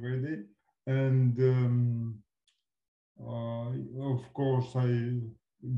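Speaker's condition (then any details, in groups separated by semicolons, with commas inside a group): Cerebral palsy; from birth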